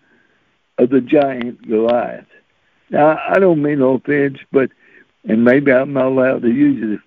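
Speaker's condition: Cerebral palsy; since birth

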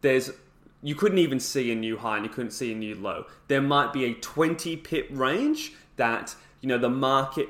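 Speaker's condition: No condition

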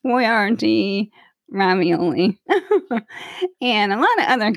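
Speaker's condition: ALS; 16 years since diagnosis

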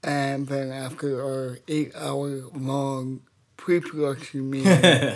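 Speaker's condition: Cerebral palsy; speech affected

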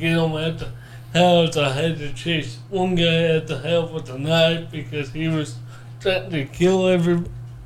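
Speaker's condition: Cerebral palsy; born not breathing

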